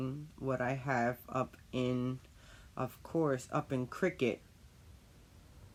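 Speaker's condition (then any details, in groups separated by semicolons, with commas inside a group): No condition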